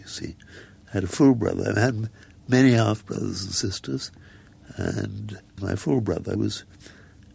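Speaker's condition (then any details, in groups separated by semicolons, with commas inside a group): Muscular dystrophy; gradually able to do less, helped around by carers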